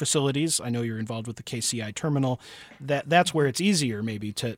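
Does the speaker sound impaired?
No.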